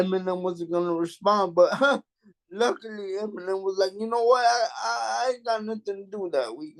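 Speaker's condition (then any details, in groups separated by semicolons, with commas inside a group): Cerebral palsy; mild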